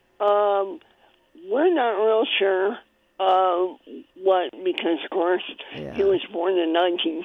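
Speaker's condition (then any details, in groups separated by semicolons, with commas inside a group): Cleft palate; congenital cleft palate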